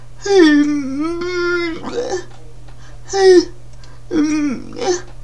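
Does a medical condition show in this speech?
Yes: cerebral palsy.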